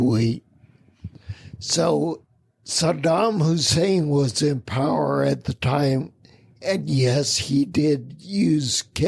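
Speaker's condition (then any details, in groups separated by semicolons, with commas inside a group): Spinocerebellar ataxia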